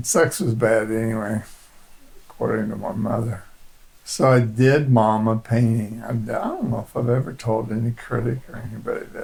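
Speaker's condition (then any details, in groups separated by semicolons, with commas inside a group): Parkinson's disease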